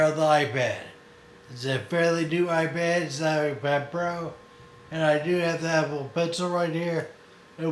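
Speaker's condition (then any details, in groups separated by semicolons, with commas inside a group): Friedreich's ataxia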